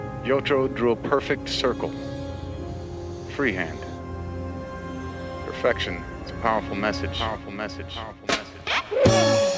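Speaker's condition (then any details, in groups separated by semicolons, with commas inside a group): No condition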